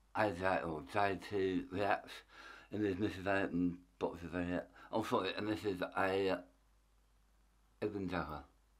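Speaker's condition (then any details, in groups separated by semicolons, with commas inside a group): Tongue cancer; half tongue removed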